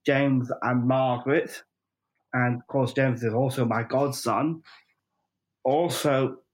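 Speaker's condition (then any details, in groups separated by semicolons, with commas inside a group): Down syndrome; 45 years old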